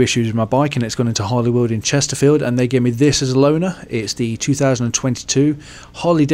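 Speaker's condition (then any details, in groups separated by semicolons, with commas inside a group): No condition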